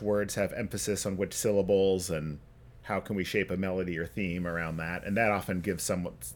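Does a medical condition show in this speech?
No.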